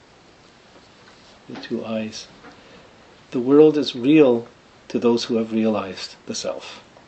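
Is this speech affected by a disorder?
No.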